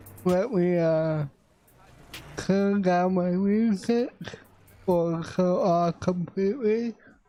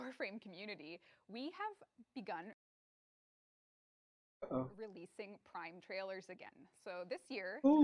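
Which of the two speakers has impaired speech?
The first: cerebral palsy; affects voice.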